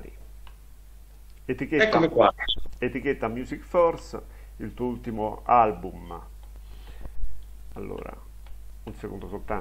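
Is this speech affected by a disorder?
No.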